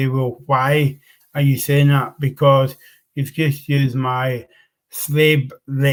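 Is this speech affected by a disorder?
Yes: cerebral palsy.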